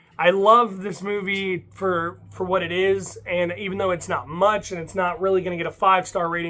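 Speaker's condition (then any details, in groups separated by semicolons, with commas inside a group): No condition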